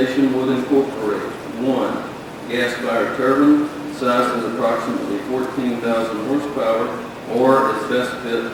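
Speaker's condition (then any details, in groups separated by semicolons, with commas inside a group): No condition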